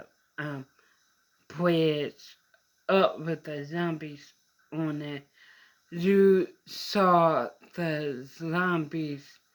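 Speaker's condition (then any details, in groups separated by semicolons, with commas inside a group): Mild cerebral palsy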